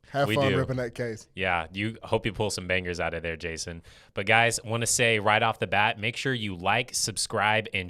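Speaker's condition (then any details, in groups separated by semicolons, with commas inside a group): No condition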